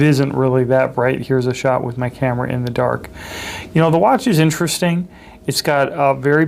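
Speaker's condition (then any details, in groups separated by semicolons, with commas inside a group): No condition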